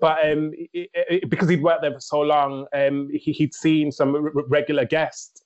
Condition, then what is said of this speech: Stuttering. So as you may hear for some of the listeners, I have a stammer.